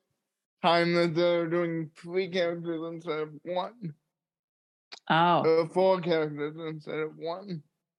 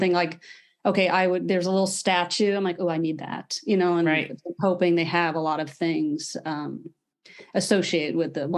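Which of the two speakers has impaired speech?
The first: cerebral palsy.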